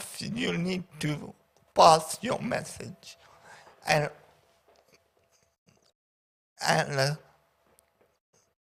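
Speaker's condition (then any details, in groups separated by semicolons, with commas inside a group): Paraplegia with essential tremor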